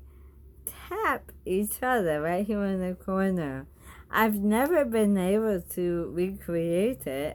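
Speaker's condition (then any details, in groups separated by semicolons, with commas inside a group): Bulbar ALS; bulbar onset, tongue atrophy, cheek and tongue weakness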